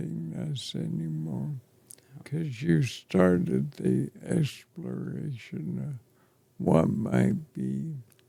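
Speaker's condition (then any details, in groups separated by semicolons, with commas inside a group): ALS; affects chest and throat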